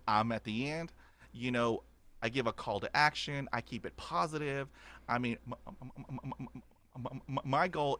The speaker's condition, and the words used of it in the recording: Stuttering. When I do accents, I don't stutter.